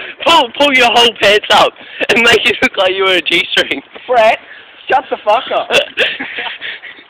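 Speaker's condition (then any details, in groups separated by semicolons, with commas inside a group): No condition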